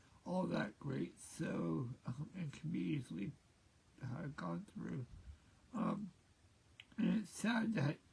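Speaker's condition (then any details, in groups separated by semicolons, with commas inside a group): Cerebral palsy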